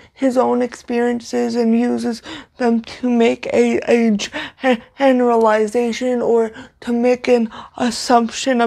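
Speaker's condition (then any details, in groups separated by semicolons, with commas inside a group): Cerebral palsy, severe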